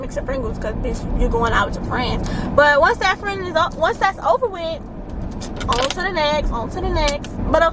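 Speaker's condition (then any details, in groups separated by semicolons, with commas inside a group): No condition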